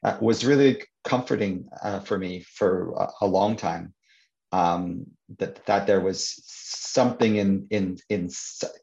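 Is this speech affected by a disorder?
Yes: stuttering; stutter since at least teenage years, ongoing near age 50; speaks at support groups for people and children who stutter; certain words and sounds hardest, stacks up vocabulary, circumlocution, quickly finds other wording to ease stutter; here repeated sounds, repeated words.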